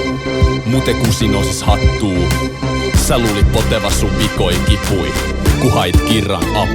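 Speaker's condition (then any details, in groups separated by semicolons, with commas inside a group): No condition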